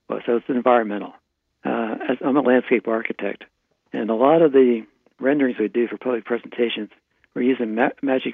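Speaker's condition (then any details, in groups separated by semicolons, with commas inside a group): Parkinson's disease; right hand tremor at onset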